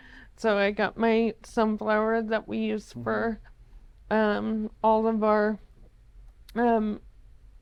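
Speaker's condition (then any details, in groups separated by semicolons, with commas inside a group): ALS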